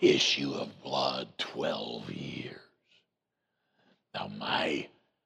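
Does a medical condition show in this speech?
Yes: voice box removal needed; voice self-described as Batman voice, expects R2-D2-like voice after removal.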